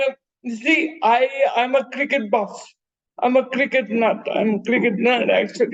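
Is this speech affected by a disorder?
Yes: cerebral palsy.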